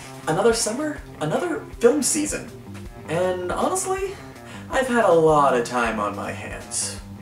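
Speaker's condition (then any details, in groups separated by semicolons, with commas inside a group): No condition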